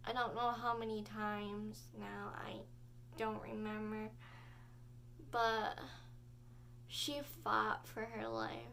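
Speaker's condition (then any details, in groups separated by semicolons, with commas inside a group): Cerebral palsy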